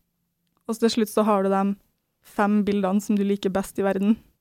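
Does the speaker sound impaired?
No.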